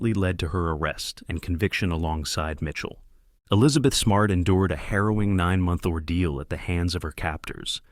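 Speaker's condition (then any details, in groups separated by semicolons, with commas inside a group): No condition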